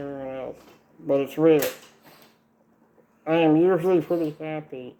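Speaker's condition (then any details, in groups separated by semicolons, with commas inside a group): Duchenne muscular dystrophy; very limited chewing and swallowing, still eats by mouth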